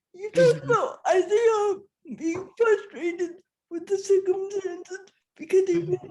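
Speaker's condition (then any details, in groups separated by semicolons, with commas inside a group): Quadriplegic cerebral palsy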